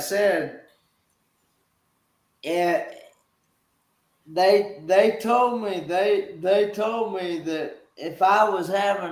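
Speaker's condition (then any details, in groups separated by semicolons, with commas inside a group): Cerebral palsy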